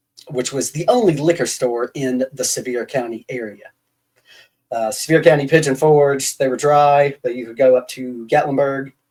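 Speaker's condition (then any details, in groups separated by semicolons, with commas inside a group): No condition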